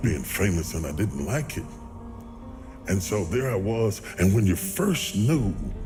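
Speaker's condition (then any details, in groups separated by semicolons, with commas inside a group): No condition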